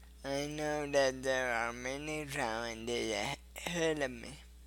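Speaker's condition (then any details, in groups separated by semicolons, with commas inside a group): Cerebral palsy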